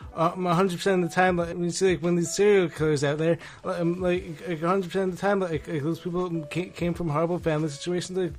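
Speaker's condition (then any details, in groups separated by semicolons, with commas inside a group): Speech disorder; acquired speech issues, started later in life; ongoing speech issues, still speaking on podcast; gets caught on words, sometimes cannot finish sentence, stops to take breath; repeated sounds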